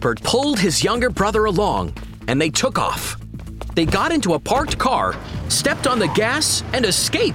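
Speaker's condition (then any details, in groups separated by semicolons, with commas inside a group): No condition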